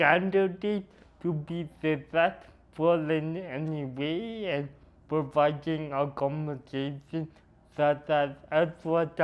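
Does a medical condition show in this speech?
Yes: cerebral palsy; noticeably atypical speech.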